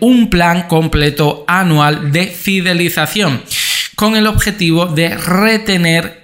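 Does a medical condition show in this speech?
No.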